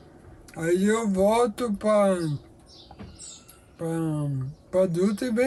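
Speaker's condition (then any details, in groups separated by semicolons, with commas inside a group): Amyotrophic lateral sclerosis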